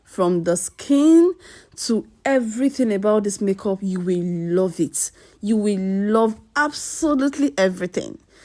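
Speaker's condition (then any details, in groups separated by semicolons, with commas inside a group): No condition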